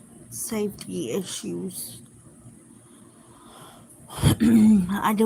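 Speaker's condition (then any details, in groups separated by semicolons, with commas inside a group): Cerebral palsy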